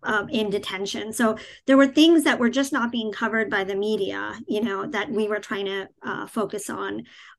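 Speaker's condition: Cleft palate, cleft palate without cleft lip

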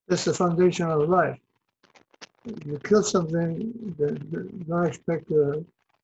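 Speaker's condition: Parkinson's disease; not shaking during recording

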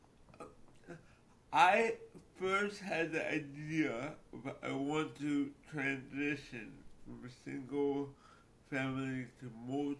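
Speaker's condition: Cerebral palsy; cerebral palsy since childhood

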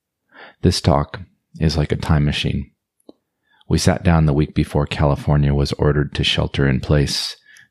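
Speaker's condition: No condition

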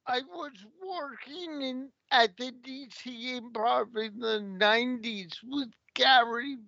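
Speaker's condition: Cerebral palsy; slow walking

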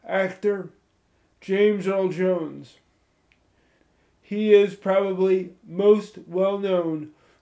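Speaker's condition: Spastic cerebral palsy, moderate

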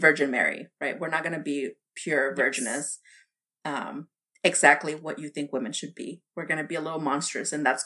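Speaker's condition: No condition

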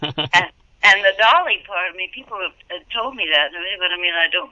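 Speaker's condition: No condition

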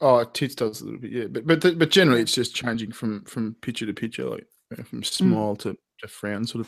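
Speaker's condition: No condition

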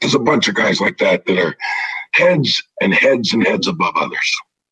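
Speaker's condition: Throat cancer, vocal cords removed; throat cancer from 1996, 63 surgeries under general plus about 100 in office; cancer free 13 years, partial voice box created by Steve Zeitels in Boston; no voice for about five years after vocal cord removal, now partial voice

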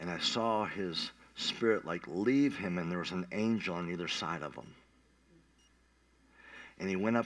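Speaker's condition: Cleft palate; not expected to survive first week

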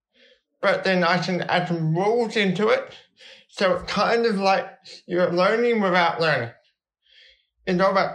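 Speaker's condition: Cerebral palsy; Cerebral Palsy Alliance until about seven

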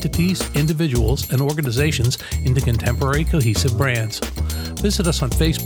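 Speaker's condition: No condition

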